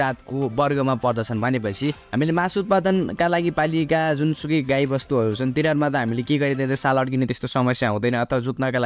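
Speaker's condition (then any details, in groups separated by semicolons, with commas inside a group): No condition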